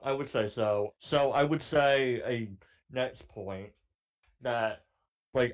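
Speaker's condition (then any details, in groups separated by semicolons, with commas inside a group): Cleft palate; cannot say certain words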